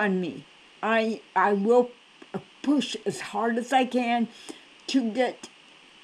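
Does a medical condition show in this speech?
Yes: cerebral palsy.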